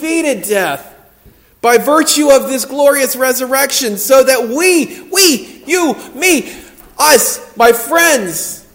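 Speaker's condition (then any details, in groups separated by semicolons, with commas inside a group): No condition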